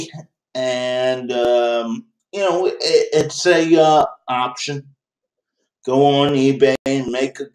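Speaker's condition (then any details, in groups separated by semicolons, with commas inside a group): Cerebral palsy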